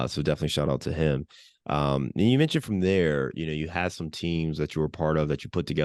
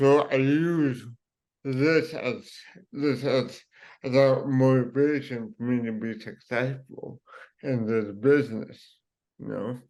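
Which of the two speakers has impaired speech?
The second: cerebral palsy; from birth.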